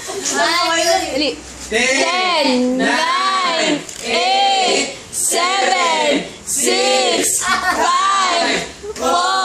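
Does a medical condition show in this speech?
No.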